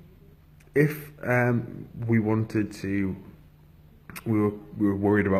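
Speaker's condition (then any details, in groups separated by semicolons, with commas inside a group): No condition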